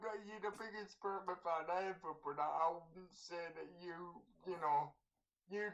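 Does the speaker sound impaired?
Yes: cerebral palsy; cerebral palsy with hypertonia, tension from feet up through legs into chest; speaks using face muscles, looks in pain, sounds like crying, less clear when excited, projects voice in noise.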